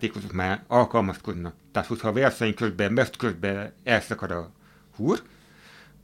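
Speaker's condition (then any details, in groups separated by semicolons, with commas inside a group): Hearing impairment, hard of hearing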